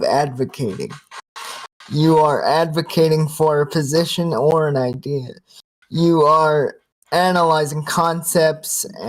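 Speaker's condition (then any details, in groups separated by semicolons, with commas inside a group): Cerebral palsy, spastic quadriplegia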